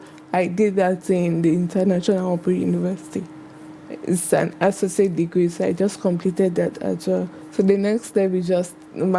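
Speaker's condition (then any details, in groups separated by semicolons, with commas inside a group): Cerebral palsy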